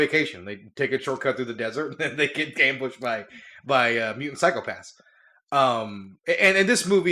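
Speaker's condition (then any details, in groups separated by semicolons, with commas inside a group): No condition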